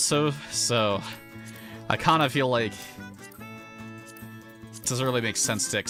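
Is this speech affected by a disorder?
No.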